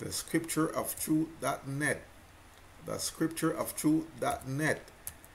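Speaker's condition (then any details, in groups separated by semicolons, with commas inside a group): No condition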